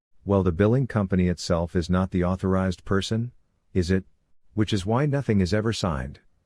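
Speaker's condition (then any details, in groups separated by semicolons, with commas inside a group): No condition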